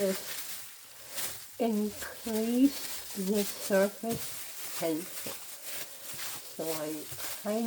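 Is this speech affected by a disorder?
Yes: head and neck cancer; tracheostomy.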